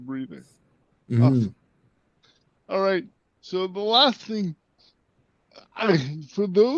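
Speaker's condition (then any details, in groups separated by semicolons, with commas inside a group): Cerebral palsy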